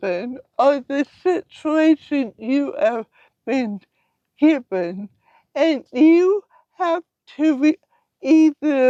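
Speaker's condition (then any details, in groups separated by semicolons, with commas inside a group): Cerebral palsy; from birth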